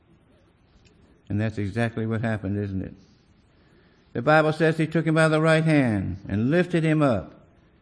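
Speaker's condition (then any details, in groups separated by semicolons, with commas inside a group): Parkinson's disease; father also had it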